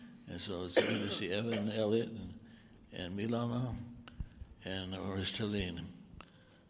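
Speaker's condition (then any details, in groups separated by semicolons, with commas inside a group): Parkinson's; over 14 years since onset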